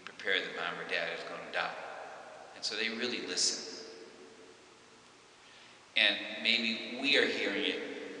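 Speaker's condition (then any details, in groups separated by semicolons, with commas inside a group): No condition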